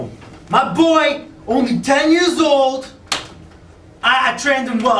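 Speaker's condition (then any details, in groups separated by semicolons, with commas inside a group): No condition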